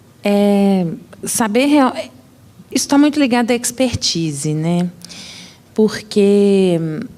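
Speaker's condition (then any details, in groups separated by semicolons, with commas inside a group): No condition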